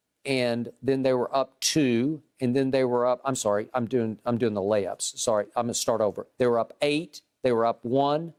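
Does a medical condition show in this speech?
No.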